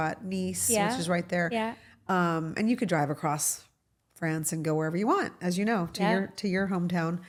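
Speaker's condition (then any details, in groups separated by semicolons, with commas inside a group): No condition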